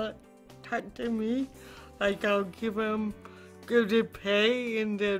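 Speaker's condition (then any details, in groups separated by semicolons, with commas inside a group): Cerebral palsy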